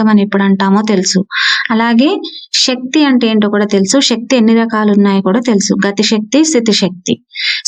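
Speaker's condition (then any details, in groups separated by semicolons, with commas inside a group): No condition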